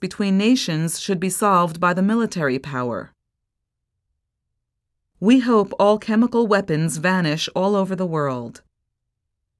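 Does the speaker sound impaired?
No.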